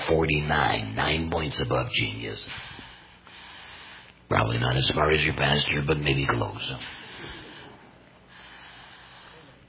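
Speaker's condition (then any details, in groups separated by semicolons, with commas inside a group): Total laryngectomy, complete laryngectomy, voice prosthesis; unusual tone of voice, may sound painful to listeners, no pain speaking, understandable with careful listening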